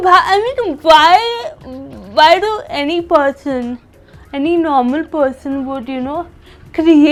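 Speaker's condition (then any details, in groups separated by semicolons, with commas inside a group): Cerebral palsy; since early childhood, childhood physical and occupational therapy; about 22 years under developmental care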